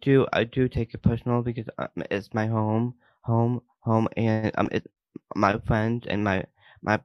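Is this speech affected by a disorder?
Yes: Down syndrome; hearing, not deaf, learned American Sign Language from late teens; signs along with speech, not yet fully fluent in signing.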